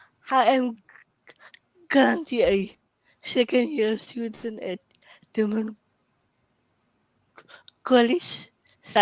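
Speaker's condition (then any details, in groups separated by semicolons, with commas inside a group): Cerebral palsy; speech often hard to understand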